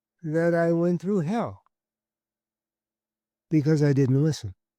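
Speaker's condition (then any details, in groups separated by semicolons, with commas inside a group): Cerebral palsy; born premature, unable to walk in early childhood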